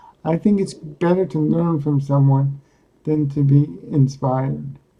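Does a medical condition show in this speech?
Yes: cerebral palsy; speaks coherently.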